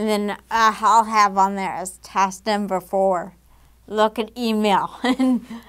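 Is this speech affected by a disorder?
Yes: damaged diaphragm.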